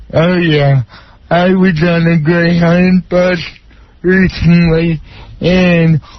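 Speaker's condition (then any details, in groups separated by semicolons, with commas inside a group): Cerebral palsy; speech impairment, speaks very slowly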